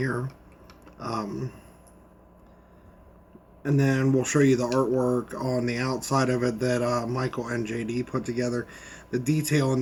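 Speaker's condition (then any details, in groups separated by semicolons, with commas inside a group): No condition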